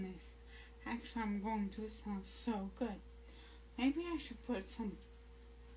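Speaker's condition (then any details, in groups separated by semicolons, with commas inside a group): Brain injury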